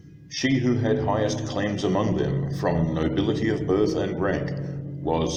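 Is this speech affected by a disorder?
No.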